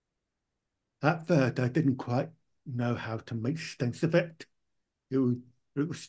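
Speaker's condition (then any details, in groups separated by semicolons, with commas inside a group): Profound deafness; born profoundly deaf, powerful hearing aids early, cochlear implant one ear after ear problem; hearing aids let own speech be heard, speech not too bad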